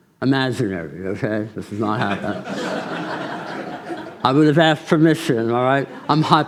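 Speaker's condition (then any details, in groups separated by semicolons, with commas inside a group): Tongue cancer surgery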